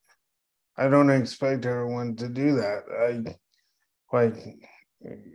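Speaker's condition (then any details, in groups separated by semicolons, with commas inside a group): Cerebral palsy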